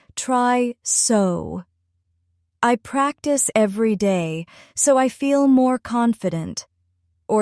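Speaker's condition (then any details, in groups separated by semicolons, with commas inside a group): No condition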